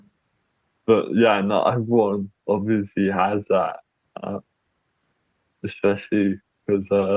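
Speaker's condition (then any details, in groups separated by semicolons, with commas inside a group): Cerebral palsy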